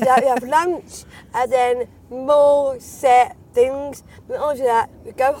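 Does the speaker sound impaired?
Yes: Down syndrome; Down syndrome from birth, early prognosis of possibly never walking, talking or living independently.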